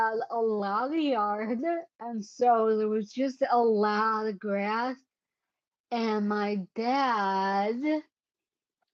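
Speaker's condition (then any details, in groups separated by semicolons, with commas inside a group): Cerebellar ataxia; caused by brain bleed, unsteady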